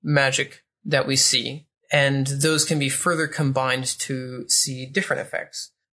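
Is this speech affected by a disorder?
No.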